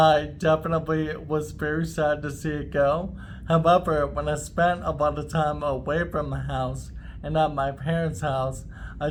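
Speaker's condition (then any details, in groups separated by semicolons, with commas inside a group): ALS; voice affected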